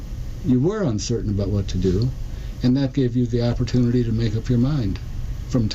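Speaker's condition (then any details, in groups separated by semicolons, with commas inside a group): Parkinson's disease; diagnosed almost 4 years ago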